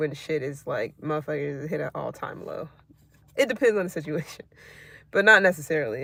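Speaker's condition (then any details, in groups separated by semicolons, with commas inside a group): No condition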